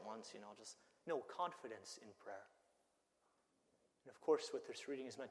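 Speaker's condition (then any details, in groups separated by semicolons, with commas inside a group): No condition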